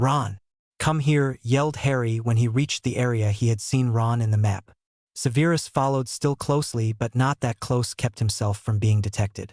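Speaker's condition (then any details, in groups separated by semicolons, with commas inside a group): No condition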